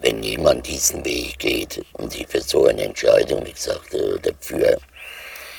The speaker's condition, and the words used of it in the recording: Laryngectomy. Unser Patient spricht auch mit einem Stimmschandventil.